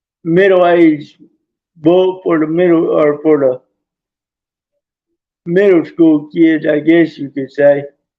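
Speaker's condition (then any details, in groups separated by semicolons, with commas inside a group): Traumatic brain injury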